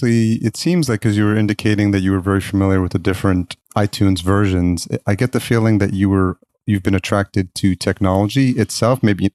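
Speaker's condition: No condition

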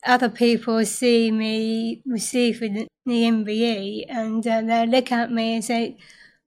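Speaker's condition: Down syndrome; from birth

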